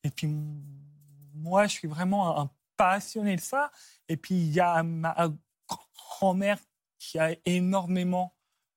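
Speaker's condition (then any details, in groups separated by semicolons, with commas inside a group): Stuttering; onset at about age 4 after grandmother's throat cancer, fluent before, once misdiagnosed as Gilles de la Tourette; part-word and word repetitions, frequent euh fillers; repeated sounds, blocks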